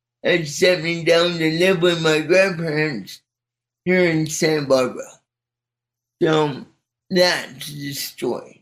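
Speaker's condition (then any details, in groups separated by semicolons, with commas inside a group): Cerebral palsy; spastic type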